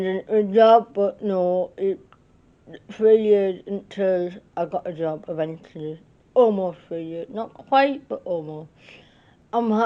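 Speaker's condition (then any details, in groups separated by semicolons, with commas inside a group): Cerebral palsy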